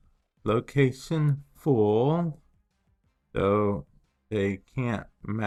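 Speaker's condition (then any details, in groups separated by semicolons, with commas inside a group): Cerebral palsy; speech intermittently affected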